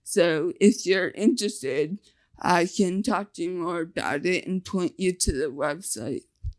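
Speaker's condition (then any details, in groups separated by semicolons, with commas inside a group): Facial paralysis (nf2-swn); facial paralysis, four brain surgeries, radiation, gracilis flap to face; completely deaf, no implants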